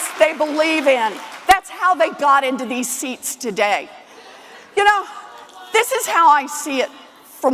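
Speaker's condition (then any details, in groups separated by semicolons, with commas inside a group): No condition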